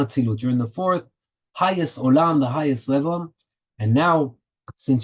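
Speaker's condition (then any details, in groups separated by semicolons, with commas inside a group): No condition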